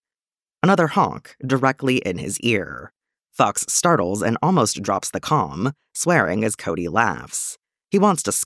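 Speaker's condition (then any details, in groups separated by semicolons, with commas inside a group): No condition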